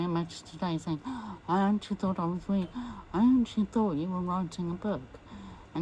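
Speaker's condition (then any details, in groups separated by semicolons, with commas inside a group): MND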